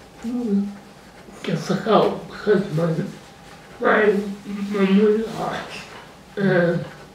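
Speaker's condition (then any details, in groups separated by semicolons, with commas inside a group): Acquired brain injury; speech therapy during recovery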